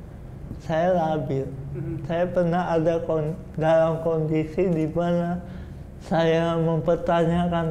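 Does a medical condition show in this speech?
Yes: cerebral palsy.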